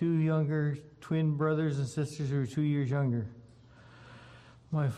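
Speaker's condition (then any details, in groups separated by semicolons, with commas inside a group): Parkinson's disease; memory and balance difficulties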